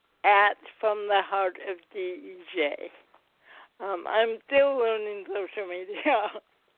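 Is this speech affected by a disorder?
Yes: cerebral palsy.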